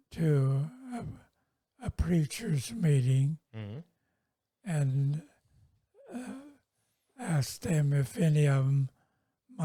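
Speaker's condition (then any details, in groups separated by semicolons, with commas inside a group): Multiple sclerosis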